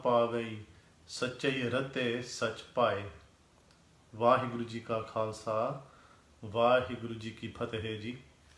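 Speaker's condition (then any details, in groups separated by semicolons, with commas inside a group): No condition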